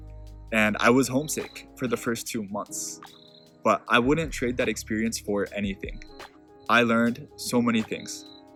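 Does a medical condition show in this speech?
No.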